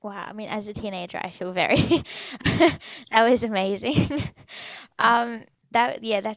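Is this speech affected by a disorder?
No.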